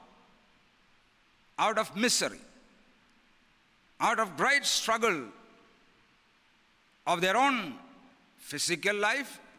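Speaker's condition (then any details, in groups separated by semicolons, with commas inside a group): No condition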